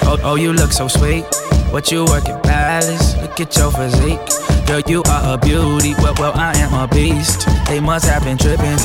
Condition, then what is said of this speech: No condition.